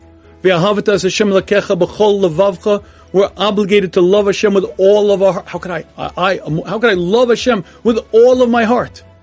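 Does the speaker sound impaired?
No.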